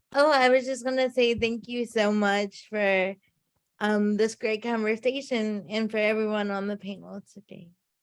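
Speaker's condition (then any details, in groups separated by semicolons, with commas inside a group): Cerebral palsy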